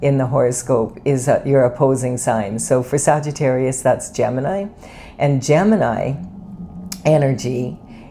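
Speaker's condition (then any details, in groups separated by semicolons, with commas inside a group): No condition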